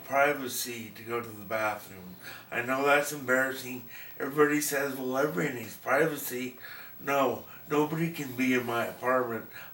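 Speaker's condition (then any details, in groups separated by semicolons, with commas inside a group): Brain injury; accident; years after accident at 18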